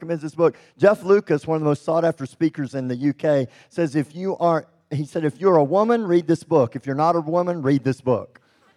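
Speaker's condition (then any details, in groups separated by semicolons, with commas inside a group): Cleft lip and palate; preaches publicly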